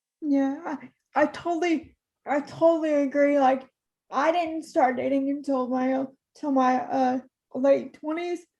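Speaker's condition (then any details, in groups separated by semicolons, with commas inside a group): Cerebral palsy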